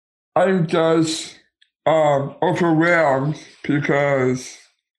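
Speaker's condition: Down syndrome

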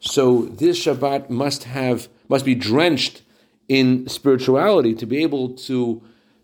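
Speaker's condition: No condition

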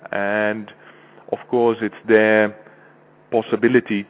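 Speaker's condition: No condition

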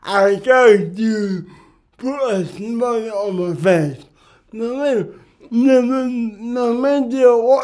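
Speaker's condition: Cerebral palsy; speech can be hard sometimes

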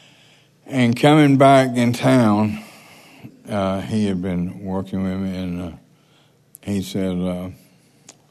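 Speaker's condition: Parkinson's

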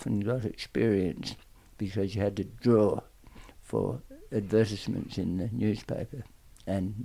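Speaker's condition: Tongue cancer, aggressive; after treatment

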